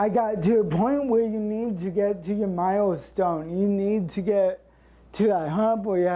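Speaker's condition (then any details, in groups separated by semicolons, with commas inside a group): Cerebral palsy; since birth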